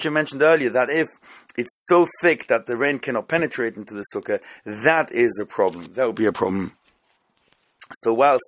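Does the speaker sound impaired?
No.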